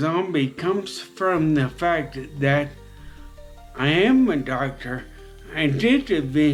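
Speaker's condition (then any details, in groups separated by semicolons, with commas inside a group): Traumatic brain injury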